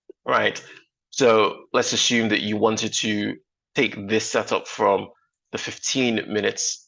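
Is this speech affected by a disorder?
No.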